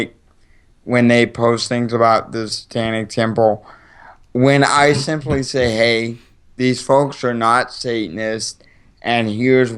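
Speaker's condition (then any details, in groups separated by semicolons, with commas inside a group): Cerebral palsy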